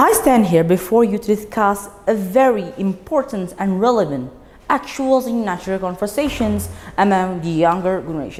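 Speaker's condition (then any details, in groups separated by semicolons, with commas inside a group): No condition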